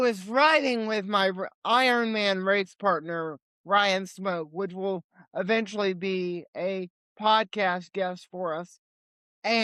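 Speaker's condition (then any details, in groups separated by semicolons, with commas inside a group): Cerebral palsy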